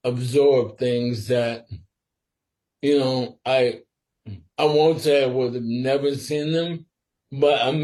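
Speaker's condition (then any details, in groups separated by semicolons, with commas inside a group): Sporadic ALS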